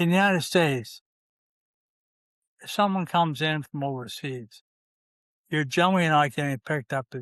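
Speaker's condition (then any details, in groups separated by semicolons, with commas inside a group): ALS, C9 mutation; still talks, early bulbar throat involvement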